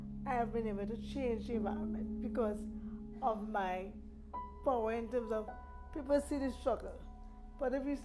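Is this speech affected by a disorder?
Yes: cerebral palsy; lifelong.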